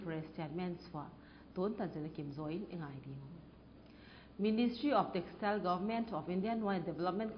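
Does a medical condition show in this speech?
No.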